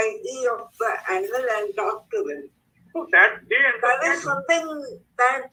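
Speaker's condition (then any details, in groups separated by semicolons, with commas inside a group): Cerebral palsy; speech affected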